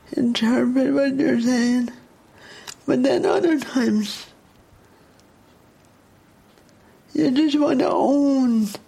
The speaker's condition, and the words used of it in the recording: Cerebral palsy. I try not to use big words because they take my breath away and it's too long to get them out.